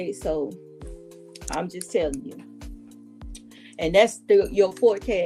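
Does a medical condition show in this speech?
No.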